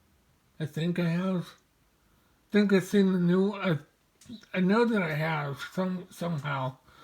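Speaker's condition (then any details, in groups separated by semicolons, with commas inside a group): Mobius syndrome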